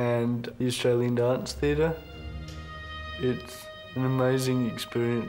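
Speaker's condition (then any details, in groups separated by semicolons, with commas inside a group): Ataxic cerebral palsy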